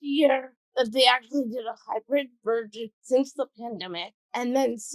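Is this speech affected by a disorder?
Yes: cerebral palsy.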